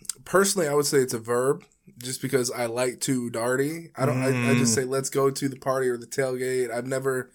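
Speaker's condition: No condition

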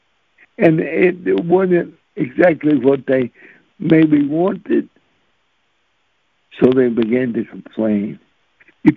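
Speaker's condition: Cerebral palsy; since birth

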